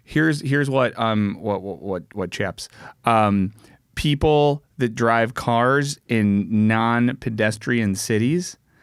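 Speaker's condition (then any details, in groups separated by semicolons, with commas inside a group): No condition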